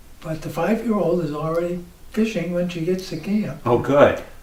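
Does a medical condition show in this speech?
Yes: ALS.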